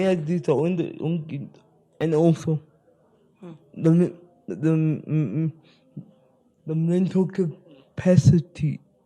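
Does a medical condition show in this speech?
Yes: spastic cerebral palsy.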